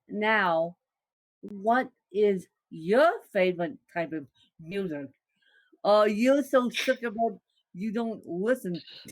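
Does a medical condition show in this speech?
Yes: cerebral palsy, mixed, moderate.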